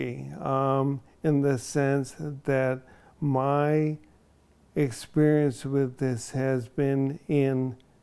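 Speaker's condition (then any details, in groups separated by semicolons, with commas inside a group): ALS; onset in one foot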